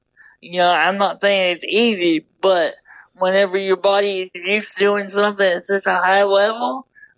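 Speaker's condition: Double hemiplegia cerebral palsy; left brain involvement

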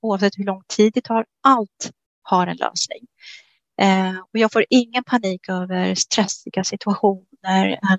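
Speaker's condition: No condition

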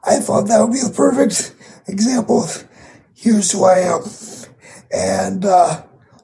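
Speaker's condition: Cerebral palsy; condition audible in voice

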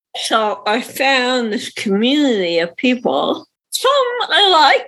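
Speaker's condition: Cerebral palsy; reading disability

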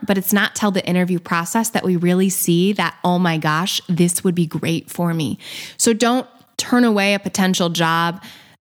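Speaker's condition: No condition

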